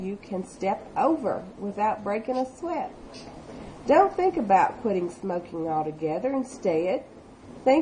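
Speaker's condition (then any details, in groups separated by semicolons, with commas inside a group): No condition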